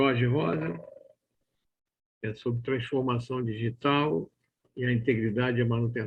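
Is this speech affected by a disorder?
No.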